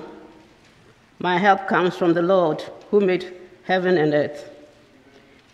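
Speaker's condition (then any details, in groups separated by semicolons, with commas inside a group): No condition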